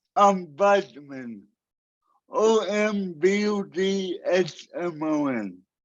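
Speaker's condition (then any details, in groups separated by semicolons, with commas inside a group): Cerebral palsy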